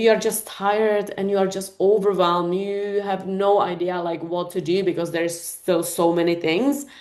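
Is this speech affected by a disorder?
No.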